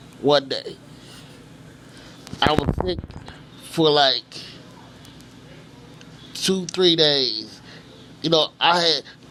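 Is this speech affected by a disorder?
Yes: cerebral palsy; from birth.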